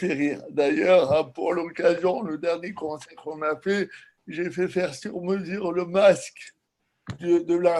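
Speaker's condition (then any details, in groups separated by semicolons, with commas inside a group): Cerebral palsy; from birth, lack of oxygen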